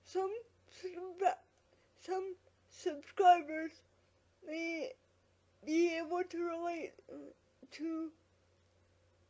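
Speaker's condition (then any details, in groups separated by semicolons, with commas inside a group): Quadriplegic cerebral palsy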